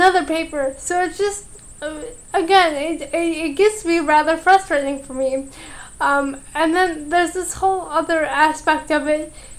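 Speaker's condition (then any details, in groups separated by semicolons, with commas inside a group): Cerebral palsy; slow typing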